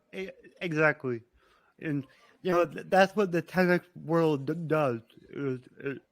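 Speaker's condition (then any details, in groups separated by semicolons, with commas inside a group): Cerebral palsy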